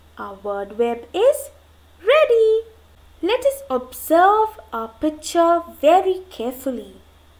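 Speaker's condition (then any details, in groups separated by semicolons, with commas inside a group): No condition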